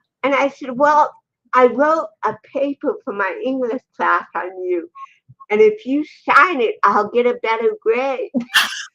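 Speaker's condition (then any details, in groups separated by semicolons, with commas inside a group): Cerebral palsy, athetoid and ataxic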